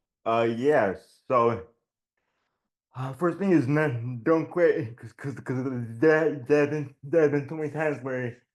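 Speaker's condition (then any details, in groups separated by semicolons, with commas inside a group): Generalized dystonia; generalized, childhood onset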